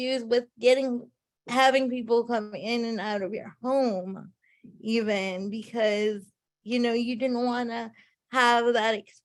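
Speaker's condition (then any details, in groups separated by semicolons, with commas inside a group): Cerebral palsy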